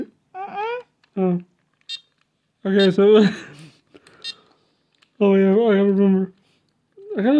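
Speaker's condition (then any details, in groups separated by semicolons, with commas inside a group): Cerebral palsy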